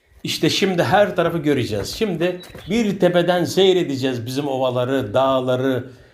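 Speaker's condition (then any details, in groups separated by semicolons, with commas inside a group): No condition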